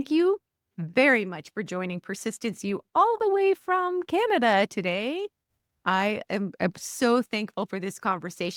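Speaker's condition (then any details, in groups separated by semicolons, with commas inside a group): No condition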